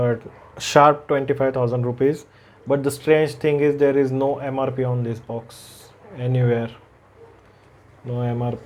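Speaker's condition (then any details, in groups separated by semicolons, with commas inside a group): No condition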